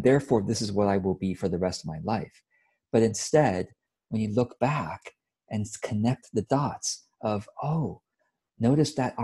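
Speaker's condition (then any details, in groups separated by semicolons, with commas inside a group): No condition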